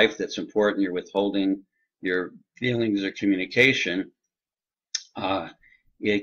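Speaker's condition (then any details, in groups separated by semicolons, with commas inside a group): No condition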